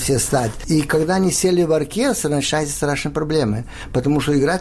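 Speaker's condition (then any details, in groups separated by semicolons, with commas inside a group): No condition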